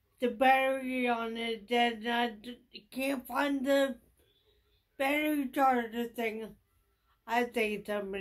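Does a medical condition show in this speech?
Yes: traumatic brain injury.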